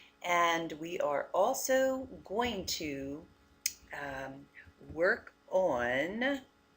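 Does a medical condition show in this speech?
No.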